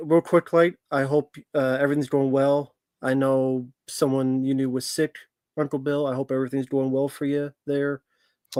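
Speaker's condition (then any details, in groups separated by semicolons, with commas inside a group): No condition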